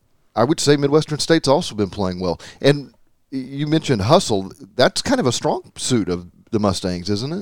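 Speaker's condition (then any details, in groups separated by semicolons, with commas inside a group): No condition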